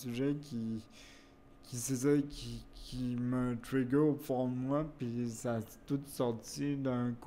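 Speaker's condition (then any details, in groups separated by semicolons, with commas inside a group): Cerebral palsy; wheelchair use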